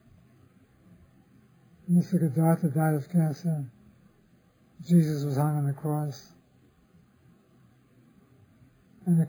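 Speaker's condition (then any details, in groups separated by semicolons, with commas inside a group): Parkinson's disease; others offer remedies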